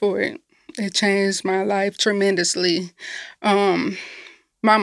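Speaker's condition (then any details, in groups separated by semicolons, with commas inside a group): Progressive bilateral hearing loss; progressive hearing loss both ears since childhood, hearing aids stopped helping, bilateral cochlear implants at TriHealth; first implant about a year ago, second right ear recently, still learning to hear; previously relied on lip reading, could not phone, now phones via implant Bluetooth, holds conversations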